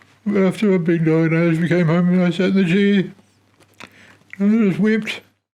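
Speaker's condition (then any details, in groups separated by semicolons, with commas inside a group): Parkinson's disease; onset after injury and surgery, asymmetric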